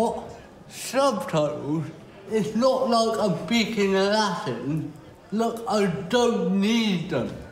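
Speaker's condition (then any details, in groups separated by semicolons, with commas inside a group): Cerebral palsy; from birth; speech possibly hard to understand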